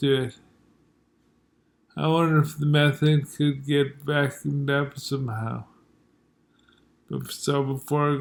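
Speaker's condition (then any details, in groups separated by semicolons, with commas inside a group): Multiple sclerosis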